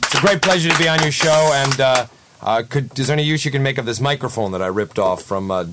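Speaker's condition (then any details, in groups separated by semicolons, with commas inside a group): No condition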